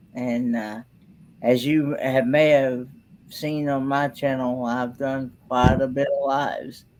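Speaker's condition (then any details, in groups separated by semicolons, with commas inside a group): Cerebral palsy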